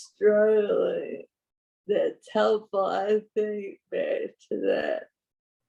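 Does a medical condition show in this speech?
Yes: Parkinson's; awake brain surgery; about 22 years since diagnosis, later stages; voice weaker than before.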